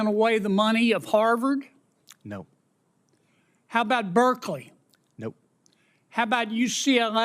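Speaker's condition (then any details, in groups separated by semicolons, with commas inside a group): No condition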